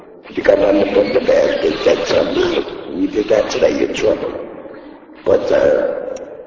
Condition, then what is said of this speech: Laryngectomy. And then, he put this piece of thing in my throat, and they told me how to talk.